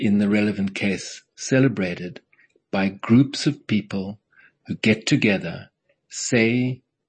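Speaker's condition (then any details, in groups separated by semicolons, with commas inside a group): No condition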